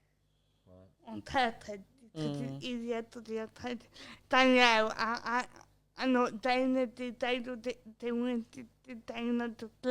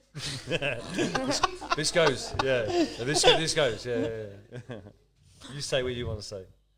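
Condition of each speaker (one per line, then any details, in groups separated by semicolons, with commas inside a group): Cerebral palsy
No condition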